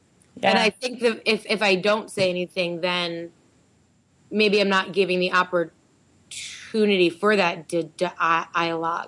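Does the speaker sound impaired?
Yes: stuttering; discloses stuttering to listeners (advertising) for past few years; audible stuttering, listeners sometimes confused by way of talking; here repeated sounds, repeated words, blocks.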